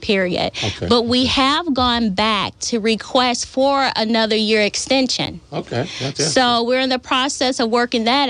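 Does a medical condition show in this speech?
No.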